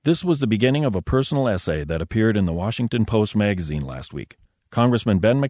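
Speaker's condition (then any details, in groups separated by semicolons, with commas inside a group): No condition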